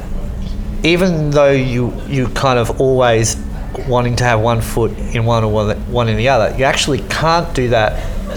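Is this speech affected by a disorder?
Yes: cleft lip and palate; repeated hospital stays and surgeries as a baby.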